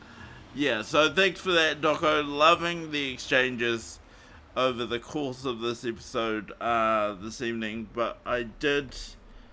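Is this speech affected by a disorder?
Yes: cerebral palsy; surgery at about age five due to cerebral palsy.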